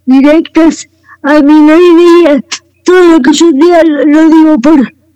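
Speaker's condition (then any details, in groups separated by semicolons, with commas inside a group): Cerebral palsy; wheelchair user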